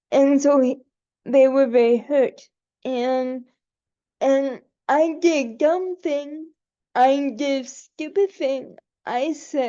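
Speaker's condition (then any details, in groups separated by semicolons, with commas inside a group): Cerebral palsy; able to articulate and speak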